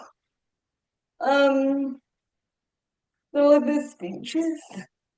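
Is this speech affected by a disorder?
Yes: cerebral palsy.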